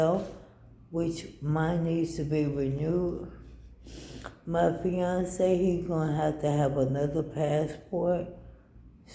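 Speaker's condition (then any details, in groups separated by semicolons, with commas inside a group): ALS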